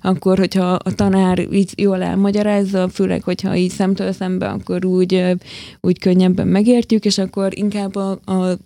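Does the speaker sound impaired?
Yes: hearing loss, hard of hearing, hearing aids; likely from birth, detected at age five, first hearing aid at five; quiet child, started speaking late, recited nursery rhymes poorly in kindergarten.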